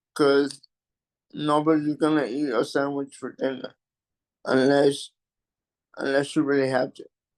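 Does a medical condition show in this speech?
Yes: cerebral palsy; mild.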